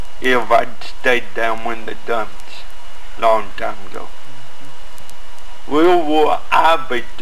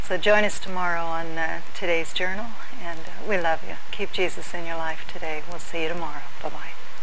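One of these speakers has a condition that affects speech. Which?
The first: cerebral palsy; from birth, 18 minutes oxygen deprivation at birth; affected by oxygen deprivation at birth.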